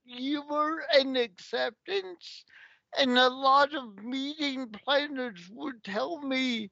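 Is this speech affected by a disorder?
Yes: cerebral palsy; a little unique in delivery and style.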